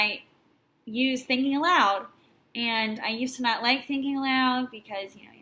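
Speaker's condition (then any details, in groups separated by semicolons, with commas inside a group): No condition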